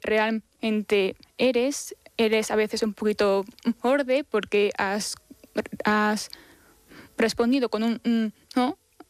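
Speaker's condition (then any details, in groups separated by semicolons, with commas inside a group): Stuttering; stuttering since about age 5, more noticeable while growing up; gets stuck when speaking, sometimes answers only briefly; repeated words, prolonged sounds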